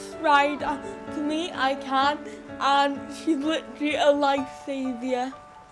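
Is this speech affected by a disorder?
Yes: cerebral palsy.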